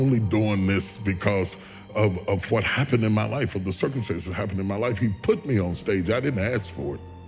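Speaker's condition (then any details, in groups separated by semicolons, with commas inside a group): No condition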